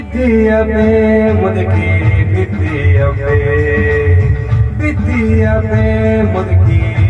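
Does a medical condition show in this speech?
No.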